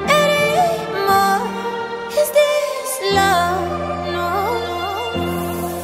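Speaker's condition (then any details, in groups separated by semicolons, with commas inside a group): No condition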